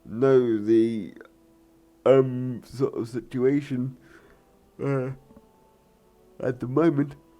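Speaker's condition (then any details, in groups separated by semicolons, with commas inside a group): Cerebral palsy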